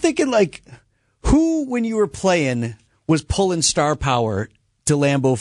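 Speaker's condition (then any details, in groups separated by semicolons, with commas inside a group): No condition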